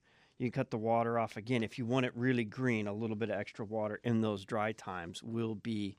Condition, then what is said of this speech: No condition.